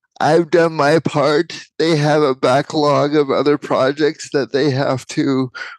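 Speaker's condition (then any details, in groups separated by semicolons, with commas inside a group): Cerebral palsy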